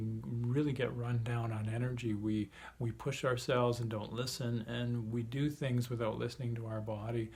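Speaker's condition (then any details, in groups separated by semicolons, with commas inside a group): No condition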